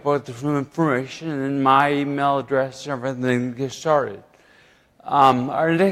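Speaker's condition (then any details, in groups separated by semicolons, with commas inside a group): Ataxia; slurring and poor speech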